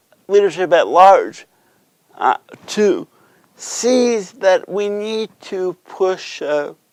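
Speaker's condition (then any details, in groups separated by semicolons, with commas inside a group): Cerebral palsy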